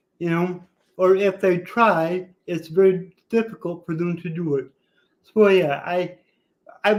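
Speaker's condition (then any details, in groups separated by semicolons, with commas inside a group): Cerebral palsy; speech noticeably affected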